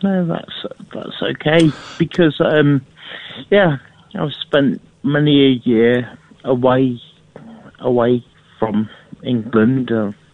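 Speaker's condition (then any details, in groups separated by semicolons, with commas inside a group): Speech impediment, mild; slight, self-described; sounds tired late at night; almost undetectable slurring, noticed only through good headphones, not drunk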